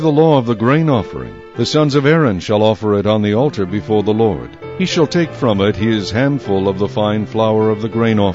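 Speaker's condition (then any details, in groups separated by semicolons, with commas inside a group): No condition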